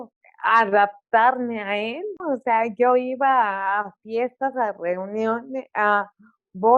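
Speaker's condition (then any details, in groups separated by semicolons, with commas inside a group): Cerebral palsy; cerebral palsy, oxygen lack at birth, motor condition, widespread; diagnosed at five months; articulation affected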